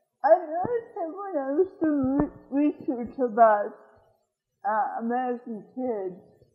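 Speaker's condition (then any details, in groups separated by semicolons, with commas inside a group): Cerebral palsy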